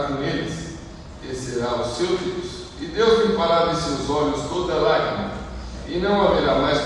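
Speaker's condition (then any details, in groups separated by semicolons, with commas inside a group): No condition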